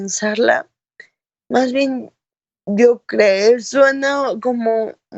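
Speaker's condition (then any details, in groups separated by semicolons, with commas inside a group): Cerebral palsy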